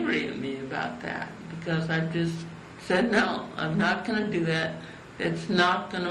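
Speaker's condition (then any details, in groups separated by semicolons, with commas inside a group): Cerebral palsy; from birth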